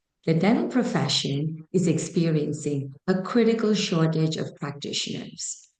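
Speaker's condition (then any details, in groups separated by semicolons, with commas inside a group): No condition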